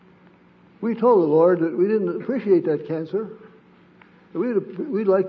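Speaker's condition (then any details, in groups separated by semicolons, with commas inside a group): Parkinson's disease; wakes around 3 am unable to return to sleep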